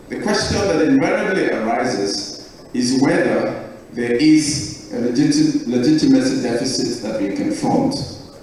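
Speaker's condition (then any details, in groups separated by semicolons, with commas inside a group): No condition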